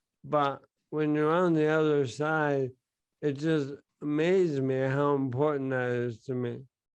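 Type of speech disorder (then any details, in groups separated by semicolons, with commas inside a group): Bulbar dysarthria; bulbar onset ALS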